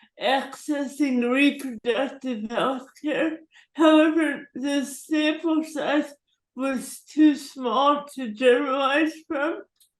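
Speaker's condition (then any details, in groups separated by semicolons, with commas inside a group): Cerebral palsy; forceps birth injury; diagnosed at 11 months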